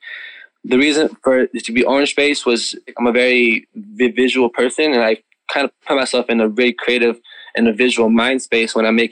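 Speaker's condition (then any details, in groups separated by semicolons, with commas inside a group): Stuttering; speech therapy in high school, therapist suggested saying sentences in song rhythm, stutter not removed; still very much stutters, has learned small ways to get around it; stutters when talking, singing works differently from speech; repeated sounds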